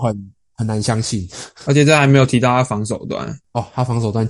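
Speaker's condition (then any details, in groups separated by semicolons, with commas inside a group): No condition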